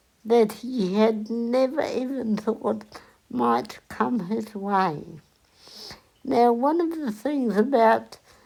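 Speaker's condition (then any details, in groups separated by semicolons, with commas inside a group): Cerebral palsy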